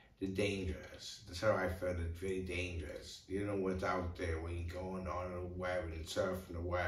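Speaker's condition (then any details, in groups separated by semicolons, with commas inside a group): Brain injury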